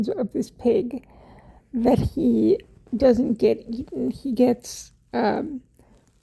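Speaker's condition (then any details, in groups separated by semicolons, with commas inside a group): Cerebral palsy; wheelchair user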